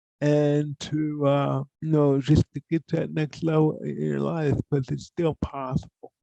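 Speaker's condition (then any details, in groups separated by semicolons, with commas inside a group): Cerebral palsy; from birth, poor hand use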